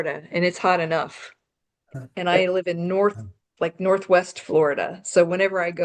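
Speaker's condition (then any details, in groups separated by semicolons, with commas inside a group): No condition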